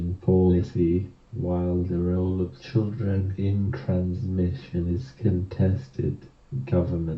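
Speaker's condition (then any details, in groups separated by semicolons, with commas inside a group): Motor neurone disease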